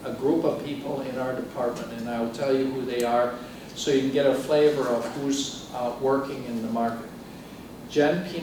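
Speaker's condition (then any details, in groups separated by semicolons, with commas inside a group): No condition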